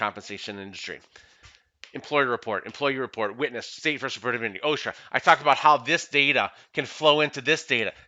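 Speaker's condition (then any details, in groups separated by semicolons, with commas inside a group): No condition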